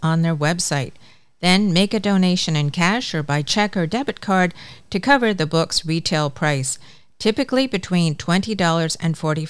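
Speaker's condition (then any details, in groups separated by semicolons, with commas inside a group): No condition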